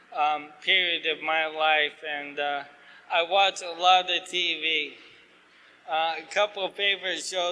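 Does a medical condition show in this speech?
Yes: ALS.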